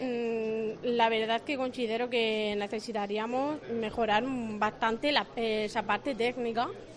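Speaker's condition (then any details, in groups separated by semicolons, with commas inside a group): Progressive hearing loss; progressive hearing loss diagnosed age three, two hearing aids, left ear profound, cochlear implant at fourteen; cochlear implant plus hearing aid, relies on lip reading, subtitles, FM system, magnetic loop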